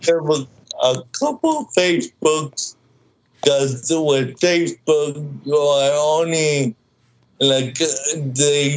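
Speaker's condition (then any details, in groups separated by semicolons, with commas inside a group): Cerebral palsy, mild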